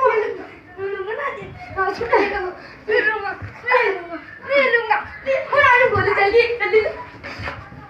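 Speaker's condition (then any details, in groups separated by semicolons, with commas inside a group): No condition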